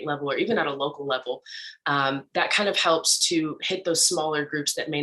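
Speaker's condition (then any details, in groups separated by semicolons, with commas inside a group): No condition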